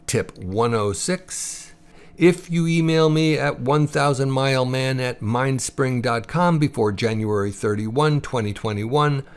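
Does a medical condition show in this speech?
No.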